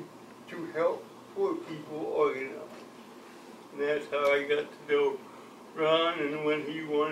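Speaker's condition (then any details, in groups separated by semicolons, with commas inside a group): Cerebral palsy; from birth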